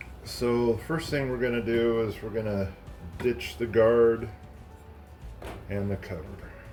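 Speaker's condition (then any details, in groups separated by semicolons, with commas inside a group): No condition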